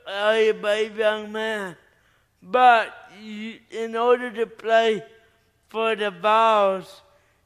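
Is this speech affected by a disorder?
Yes: cerebral palsy; arm paralysis with muscle contraction, uses left hand only; three botox shots every 3 months at Vanderbilt relax arm muscles, allow straightening arm.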